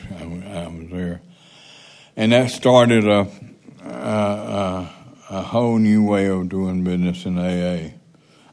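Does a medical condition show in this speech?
Yes: Parkinson's; speaking seated instead of at podium because of fall risk.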